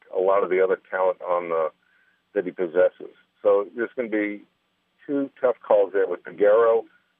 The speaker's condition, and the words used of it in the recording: None; typical speech.